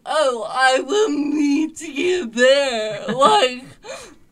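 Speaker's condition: Cerebral palsy; others have said talks funny

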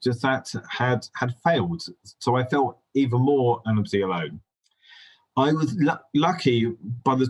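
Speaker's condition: Stammer; possibly linked to hearing difficulties from illness in first 3 or 4 years, affecting language; prolonged sounds

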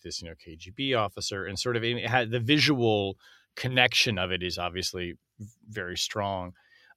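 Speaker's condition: No condition

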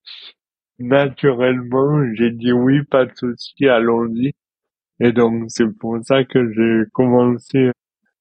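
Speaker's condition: Dystonia; present since birth

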